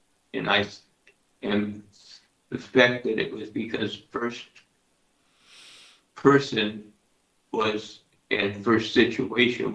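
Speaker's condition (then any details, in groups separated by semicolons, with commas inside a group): Parkinson's disease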